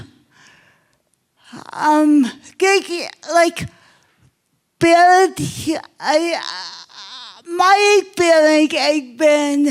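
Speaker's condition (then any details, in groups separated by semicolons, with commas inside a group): Cerebral palsy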